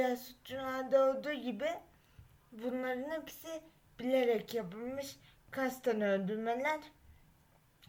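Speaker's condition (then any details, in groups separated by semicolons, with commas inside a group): Cerebral palsy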